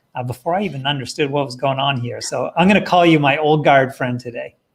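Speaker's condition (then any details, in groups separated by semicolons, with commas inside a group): No condition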